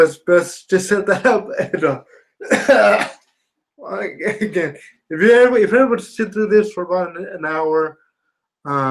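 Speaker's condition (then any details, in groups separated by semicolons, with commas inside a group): Spastic quadriplegia cerebral palsy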